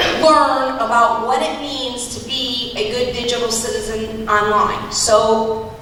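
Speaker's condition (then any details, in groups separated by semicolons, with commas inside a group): No condition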